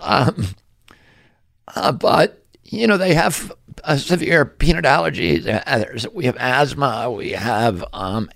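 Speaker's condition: Spasmodic dystonia; voice affected

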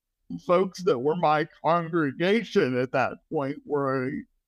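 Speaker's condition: Cerebral palsy

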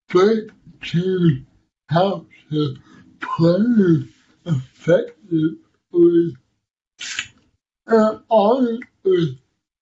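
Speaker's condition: Cerebral palsy; speech described as hard to understand

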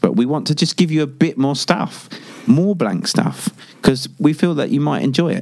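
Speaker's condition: No condition

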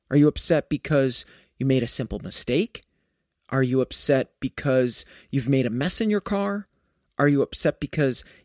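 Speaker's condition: No condition

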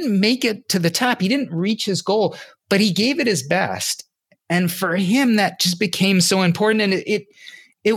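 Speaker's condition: No condition

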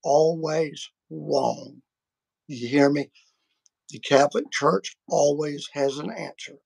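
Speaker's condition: Vocal cord surgery; including laser treatment

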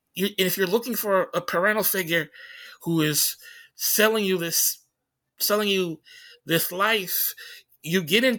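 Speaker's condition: Stutter; prolonged sounds

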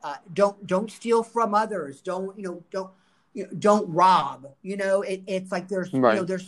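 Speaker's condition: Stuttering; stuttering since school years, teased for it; repeated sounds, repeated words

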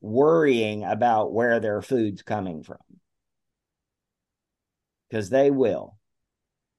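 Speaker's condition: No condition

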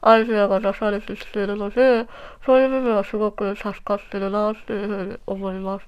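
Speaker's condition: Treacher Collins syndrome, cleft palate

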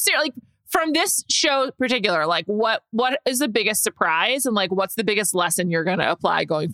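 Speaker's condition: No condition

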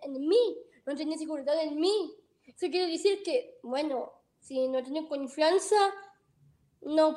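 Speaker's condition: Down syndrome; present from birth, heart surgery

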